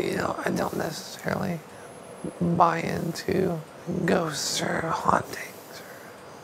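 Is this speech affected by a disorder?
Yes: ALS; young man, hospital bed.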